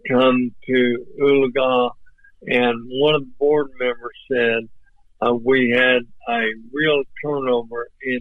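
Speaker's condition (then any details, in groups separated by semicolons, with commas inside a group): ALS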